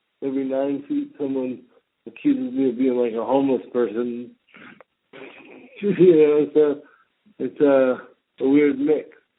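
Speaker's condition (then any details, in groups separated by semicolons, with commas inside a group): Cerebral palsy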